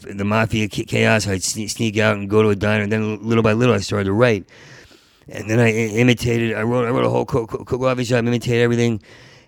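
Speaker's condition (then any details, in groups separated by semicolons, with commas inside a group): Stuttering; long-standing stutter since college years, always stuttered in job interviews; still stutters in conversation; part-word and whole-word repetitions, fluent when telling stories, doing characters or imitating people; repeated sounds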